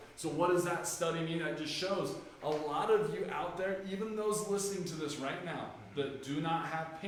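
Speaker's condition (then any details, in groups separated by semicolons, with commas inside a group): No condition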